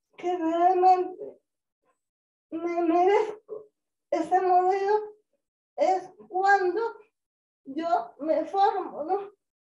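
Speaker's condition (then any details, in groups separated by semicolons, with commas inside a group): Cerebral palsy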